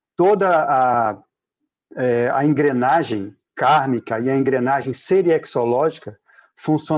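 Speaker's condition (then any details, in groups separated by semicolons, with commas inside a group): No condition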